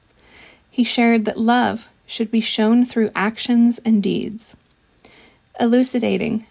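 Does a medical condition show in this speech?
No.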